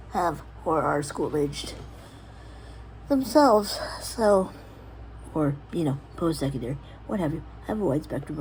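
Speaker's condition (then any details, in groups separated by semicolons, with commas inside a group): Cerebral palsy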